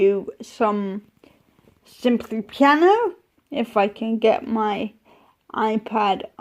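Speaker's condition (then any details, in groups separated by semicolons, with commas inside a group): Cerebral palsy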